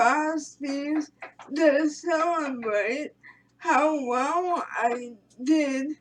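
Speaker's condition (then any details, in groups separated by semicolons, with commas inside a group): Cerebral palsy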